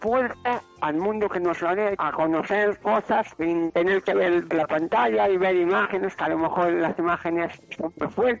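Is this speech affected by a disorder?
Yes: cerebral palsy; cerebral palsy and dysphagia from start of life, age 46, ASPACE Coruña since 1980s; lives in ASPACE Coruña residence since 2010; difficulty swallowing.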